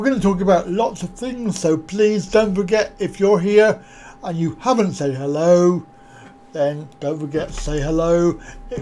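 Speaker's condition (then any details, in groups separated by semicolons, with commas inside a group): Cerebral palsy; back surgery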